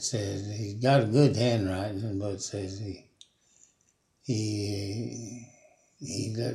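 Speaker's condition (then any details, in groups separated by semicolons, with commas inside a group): Parkinson's disease; fallen 19 times in yard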